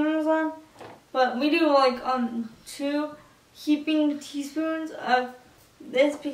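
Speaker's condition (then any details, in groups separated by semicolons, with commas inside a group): Cerebral palsy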